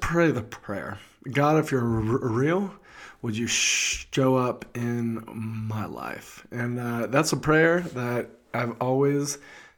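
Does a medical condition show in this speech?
Yes: stuttering; stutter since childhood, very severe in childhood; still identifies as a stutterer, speaking publicly to an audience; now able to communicate publicly; here prolonged sounds.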